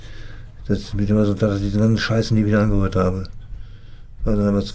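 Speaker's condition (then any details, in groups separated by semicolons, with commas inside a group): Parkinson's disease; fine motor decline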